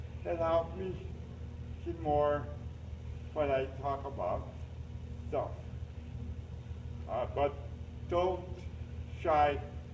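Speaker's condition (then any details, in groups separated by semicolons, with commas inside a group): Cerebral palsy; uses a lift for transfers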